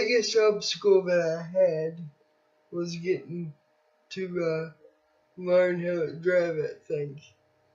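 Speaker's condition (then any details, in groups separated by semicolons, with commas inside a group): Cerebral palsy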